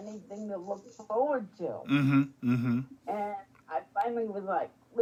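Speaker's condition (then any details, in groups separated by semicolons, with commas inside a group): Spastic quadriplegic cerebral palsy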